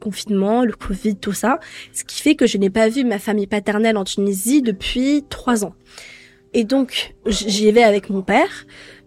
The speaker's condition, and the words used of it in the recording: Stuttering. Donc, je laisse le bégaiement vivre, et il me laisse vivre aussi, et on vit en cohabitation.